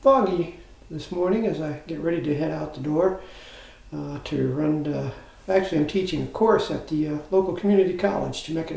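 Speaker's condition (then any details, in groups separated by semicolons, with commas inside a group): No condition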